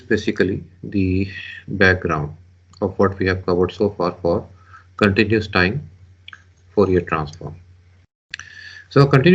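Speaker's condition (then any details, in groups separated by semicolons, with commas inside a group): No condition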